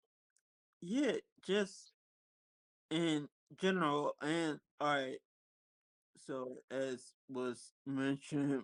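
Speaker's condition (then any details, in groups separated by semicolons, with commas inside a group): Multiple sclerosis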